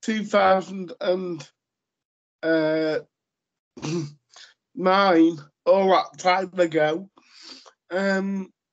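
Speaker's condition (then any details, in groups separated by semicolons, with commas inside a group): Cerebral palsy; lifelong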